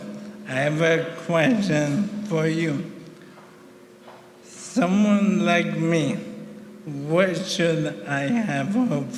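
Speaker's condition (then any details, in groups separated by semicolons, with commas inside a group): ALS; about 1.5 years since diagnosis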